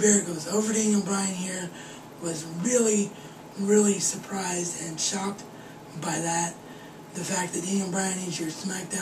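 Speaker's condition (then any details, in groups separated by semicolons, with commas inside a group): Cerebral palsy; wheelchair bound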